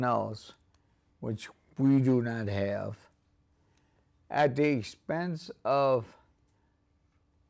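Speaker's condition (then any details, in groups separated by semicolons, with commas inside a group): ALS; onset couple years ago, pain, pain medication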